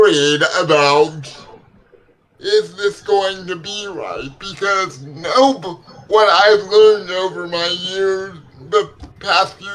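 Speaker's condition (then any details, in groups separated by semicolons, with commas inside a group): Cerebral palsy; legs affected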